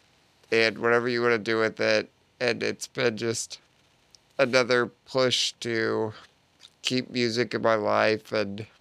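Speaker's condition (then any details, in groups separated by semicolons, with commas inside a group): Duchenne muscular dystrophy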